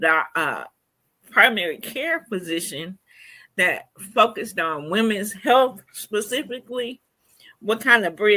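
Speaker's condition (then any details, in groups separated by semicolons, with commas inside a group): Cerebral palsy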